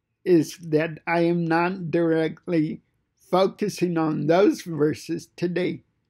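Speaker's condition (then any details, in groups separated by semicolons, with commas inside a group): Cerebral palsy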